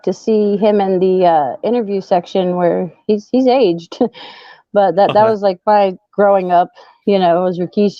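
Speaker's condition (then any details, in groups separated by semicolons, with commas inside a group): No condition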